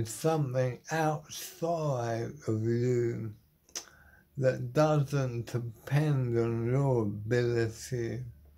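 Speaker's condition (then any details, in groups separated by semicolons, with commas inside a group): Motor neuron disease; terminal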